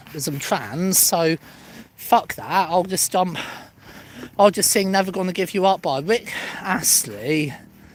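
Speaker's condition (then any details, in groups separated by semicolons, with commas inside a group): No condition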